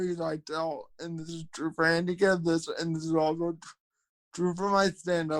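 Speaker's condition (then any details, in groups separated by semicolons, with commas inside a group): Cerebral palsy, spastic quadriplegia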